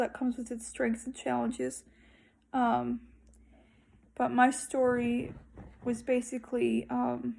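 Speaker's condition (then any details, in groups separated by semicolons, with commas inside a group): No condition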